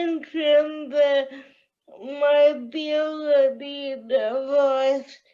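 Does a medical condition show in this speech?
Yes: cerebral palsy; powerchair user.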